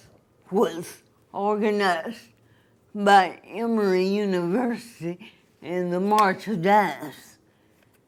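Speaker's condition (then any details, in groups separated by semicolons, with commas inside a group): Cerebral palsy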